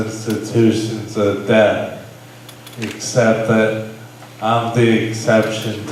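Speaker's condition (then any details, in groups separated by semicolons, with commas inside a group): Brain injury; breath runs short during sentences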